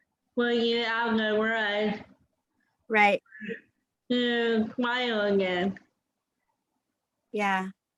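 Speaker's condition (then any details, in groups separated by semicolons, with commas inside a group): Cerebral palsy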